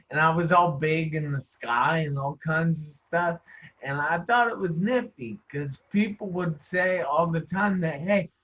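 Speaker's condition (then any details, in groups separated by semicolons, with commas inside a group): Traumatic brain injury; received speech therapy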